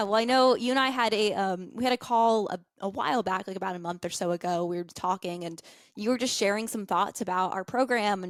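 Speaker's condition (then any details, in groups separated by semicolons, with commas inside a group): No condition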